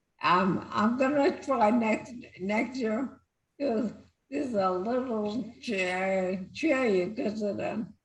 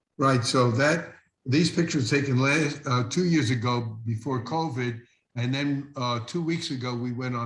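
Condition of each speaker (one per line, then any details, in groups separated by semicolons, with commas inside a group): Multiple system atrophy; first diagnosed as ataxia, affects balance, speaking, hands; cannot walk on land, uses scooter, water therapy; weakened speaking
No condition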